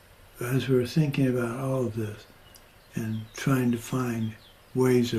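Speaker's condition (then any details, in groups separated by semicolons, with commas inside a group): Parkinson's; progressing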